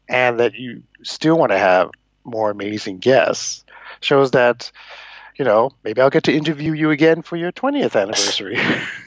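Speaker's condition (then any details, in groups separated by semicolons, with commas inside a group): No condition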